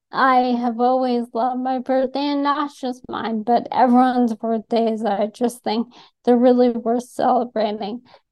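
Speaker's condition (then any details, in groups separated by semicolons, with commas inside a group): ALS; atypical young woman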